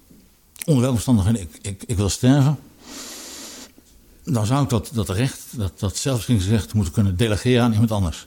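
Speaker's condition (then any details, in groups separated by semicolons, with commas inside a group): Parkinson's disease; becomes choked up discussing topic, attributed partly to Parkinson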